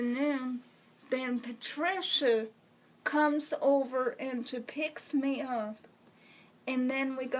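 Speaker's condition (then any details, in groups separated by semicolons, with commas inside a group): Cerebral palsy; congenital, uses wheelchair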